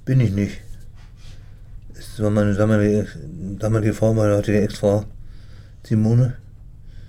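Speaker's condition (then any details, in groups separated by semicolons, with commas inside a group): Parkinson's disease; symptoms initially ignored, brainstem and movement affected, fine motor decline, shrinking handwriting; impaired fine motor skills, unusual posture, 90 percent disability, gets attacks, daily tasks take longer; says speech, cognition and memory not affected by Parkinson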